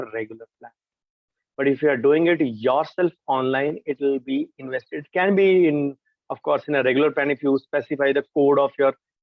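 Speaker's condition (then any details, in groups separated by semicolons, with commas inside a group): No condition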